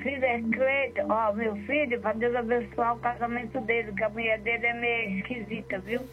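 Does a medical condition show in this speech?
Yes: stroke with facial droop; mouth twisted to one side; facial droop not fully recovered, residual stroke sequelae; not fully back.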